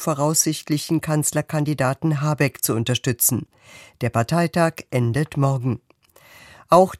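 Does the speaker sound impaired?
No.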